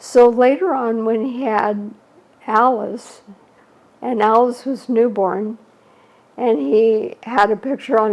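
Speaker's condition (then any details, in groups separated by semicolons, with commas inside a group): ALS; shortly after diagnosis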